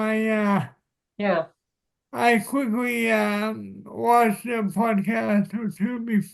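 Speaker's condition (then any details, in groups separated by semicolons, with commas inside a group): Cerebral palsy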